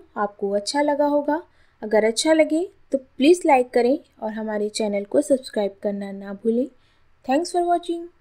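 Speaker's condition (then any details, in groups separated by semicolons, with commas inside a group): No condition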